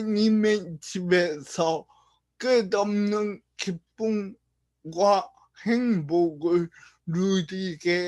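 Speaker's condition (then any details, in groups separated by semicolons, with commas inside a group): Brain lesion disability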